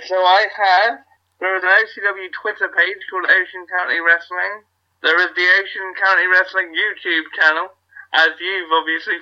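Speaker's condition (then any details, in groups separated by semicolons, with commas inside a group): Cerebral palsy; unable to wrestle actively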